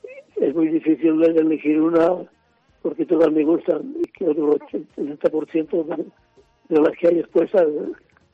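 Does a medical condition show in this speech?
Yes: Parkinson's disease; Parkinson's disease diagnosed six months after retirement, a brain disorder affecting movement; age 77, 12 years since diagnosis, followed by neurologist.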